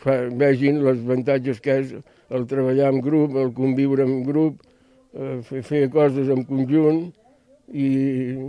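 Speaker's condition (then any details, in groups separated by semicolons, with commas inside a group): Parkinson's disease; managed with suitable therapies and medication follow-up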